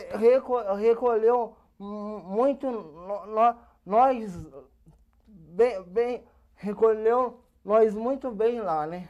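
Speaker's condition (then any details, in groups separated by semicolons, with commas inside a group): Cerebral palsy; age 27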